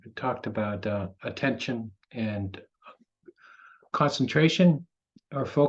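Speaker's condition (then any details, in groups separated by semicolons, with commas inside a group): No condition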